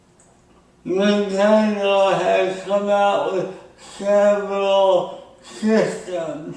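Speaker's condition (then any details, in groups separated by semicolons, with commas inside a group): Speech impairment after birth surgery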